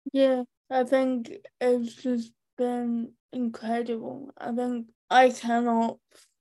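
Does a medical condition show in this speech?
Yes: profound hearing loss, cochlear implant user; both ears, from infancy, confirmed at nine months, comorbid with cerebral palsy, maternal CMV; cochlear implants both sides, first at two, bilateral by five, hearing aids otherwise.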